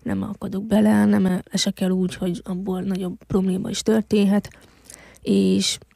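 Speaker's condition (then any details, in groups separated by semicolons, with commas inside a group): Hearing loss since birth; congenital, found at age one, device with surgery at 2.5, eight ear operations (3 left, 5 right) until ten; wears hearing device, blow to head could damage it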